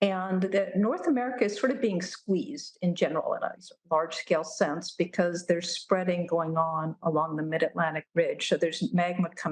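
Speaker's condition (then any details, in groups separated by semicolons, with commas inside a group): No condition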